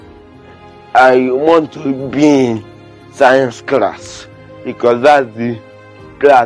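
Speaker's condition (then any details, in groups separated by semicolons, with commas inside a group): Cerebral palsy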